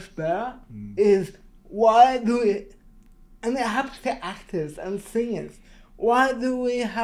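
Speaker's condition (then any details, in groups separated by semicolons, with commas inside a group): Cerebral palsy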